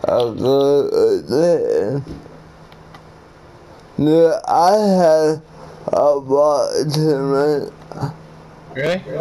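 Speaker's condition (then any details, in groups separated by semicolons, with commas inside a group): Cerebral palsy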